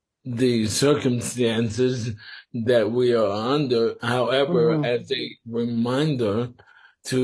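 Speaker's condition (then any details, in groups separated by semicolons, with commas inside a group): Sporadic ALS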